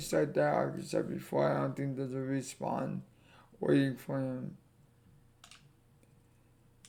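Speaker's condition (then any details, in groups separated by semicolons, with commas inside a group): Cerebral palsy; affects legs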